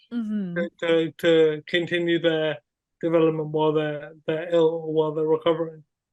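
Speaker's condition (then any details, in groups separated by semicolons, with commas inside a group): Cerebral palsy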